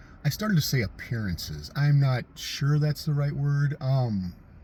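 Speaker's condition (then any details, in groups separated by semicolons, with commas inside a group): No condition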